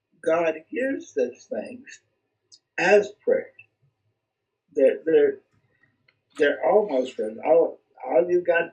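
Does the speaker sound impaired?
Yes: cerebral palsy; speech not affected.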